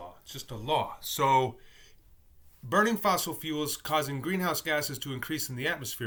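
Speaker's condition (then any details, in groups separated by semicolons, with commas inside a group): No condition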